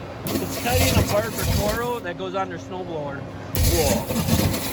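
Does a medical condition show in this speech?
No.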